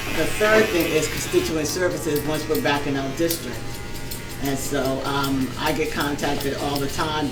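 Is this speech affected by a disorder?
No.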